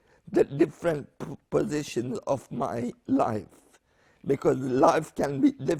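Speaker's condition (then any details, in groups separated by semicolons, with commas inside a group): Spastic paraplegia with essential tremor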